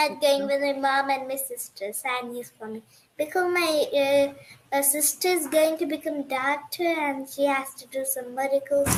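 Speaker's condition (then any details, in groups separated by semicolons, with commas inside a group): No condition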